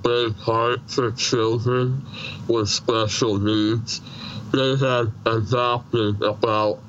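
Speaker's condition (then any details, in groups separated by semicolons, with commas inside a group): Treacher Collins syndrome, severe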